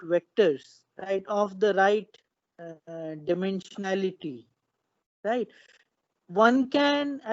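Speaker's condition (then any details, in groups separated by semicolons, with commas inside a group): No condition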